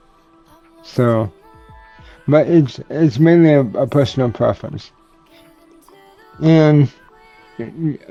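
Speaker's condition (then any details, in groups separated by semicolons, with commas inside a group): Cerebral palsy; tends to mess up words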